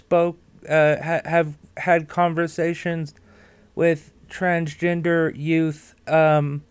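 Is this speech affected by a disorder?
Yes: stutter; got through sponsor ad read fluently despite stutter, surprised by this; here repeated sounds, prolonged sounds.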